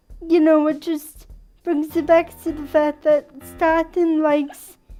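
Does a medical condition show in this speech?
Yes: cerebral palsy; present from birth, premature birth with complications.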